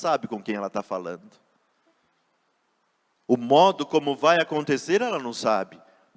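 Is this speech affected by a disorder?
No.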